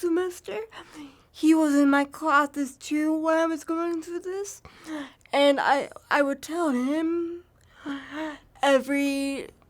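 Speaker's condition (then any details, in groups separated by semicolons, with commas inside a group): Cerebral palsy; from birth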